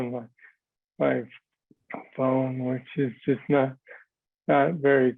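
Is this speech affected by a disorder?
Yes: Parkinson's.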